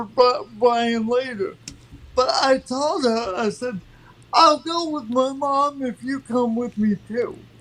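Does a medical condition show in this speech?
Yes: cerebral palsy; from birth.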